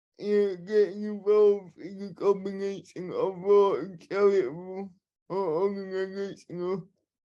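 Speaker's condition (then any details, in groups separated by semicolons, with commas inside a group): Cerebral palsy, spastic and dyskinetic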